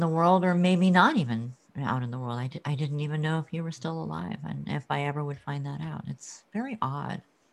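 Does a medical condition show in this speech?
Yes: cleft lip and palate.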